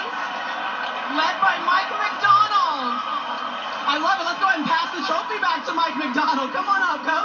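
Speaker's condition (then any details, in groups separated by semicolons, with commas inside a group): No condition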